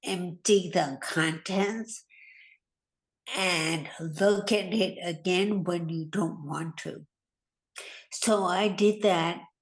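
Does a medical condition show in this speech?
Yes: hemorrhagic stroke; now types only with left hand.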